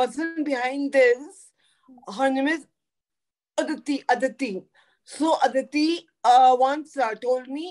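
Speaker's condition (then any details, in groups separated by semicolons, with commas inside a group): Cerebral palsy; could not talk in early childhood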